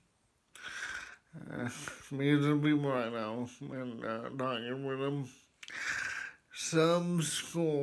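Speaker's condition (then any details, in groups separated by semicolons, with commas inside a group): Cerebral palsy, severe; spastic type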